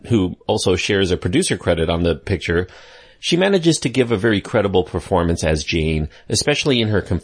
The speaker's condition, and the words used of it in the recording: No condition.